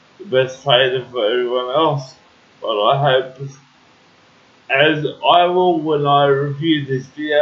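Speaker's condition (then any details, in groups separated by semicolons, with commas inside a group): Cerebral palsy; uses wheelchair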